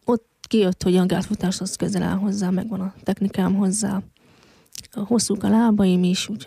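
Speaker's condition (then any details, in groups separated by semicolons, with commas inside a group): Hearing loss since infancy; wears hearing device, not allowed at deaf competitions, zero hearing without device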